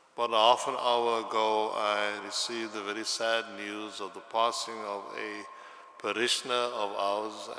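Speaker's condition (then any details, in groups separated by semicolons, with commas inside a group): No condition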